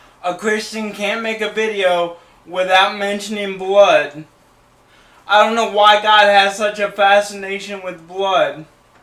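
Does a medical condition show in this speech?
Yes: cerebral palsy.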